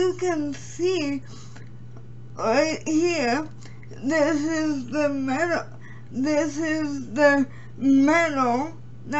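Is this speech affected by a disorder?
Yes: cerebral palsy.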